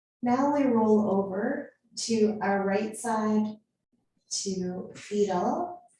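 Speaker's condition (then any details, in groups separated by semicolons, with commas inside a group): No condition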